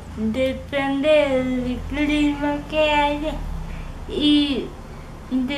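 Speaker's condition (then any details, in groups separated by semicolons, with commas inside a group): Cerebral palsy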